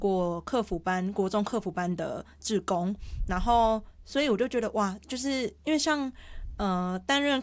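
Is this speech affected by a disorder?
Yes: hearing impairment; hearing loss, only hearing-impaired student in junior high class; clear articulation per host, self-reports sometimes slightly unclear.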